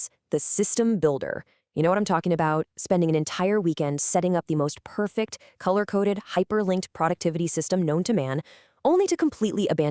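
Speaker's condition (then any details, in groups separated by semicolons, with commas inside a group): No condition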